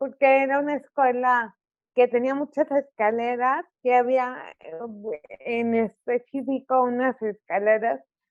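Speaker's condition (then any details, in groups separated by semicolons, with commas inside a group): Cerebral palsy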